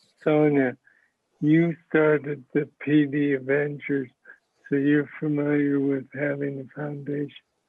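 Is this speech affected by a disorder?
Yes: Parkinson's disease; speech sounds like mush.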